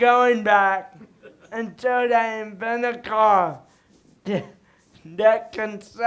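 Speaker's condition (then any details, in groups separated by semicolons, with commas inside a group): Cerebral palsy; speech slightly improved recently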